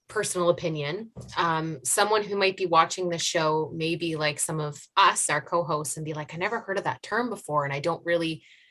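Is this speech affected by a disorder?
No.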